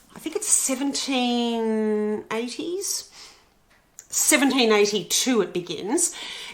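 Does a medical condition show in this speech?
No.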